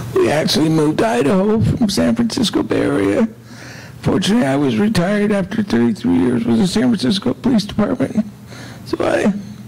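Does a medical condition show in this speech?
Yes: multiple system atrophy.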